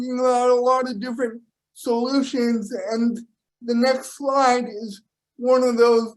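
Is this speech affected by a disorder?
Yes: cerebral palsy; power wheelchair.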